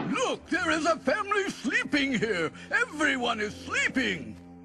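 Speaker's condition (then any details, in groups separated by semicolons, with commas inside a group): No condition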